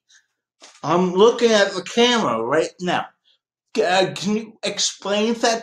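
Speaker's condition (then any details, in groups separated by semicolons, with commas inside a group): Cerebral palsy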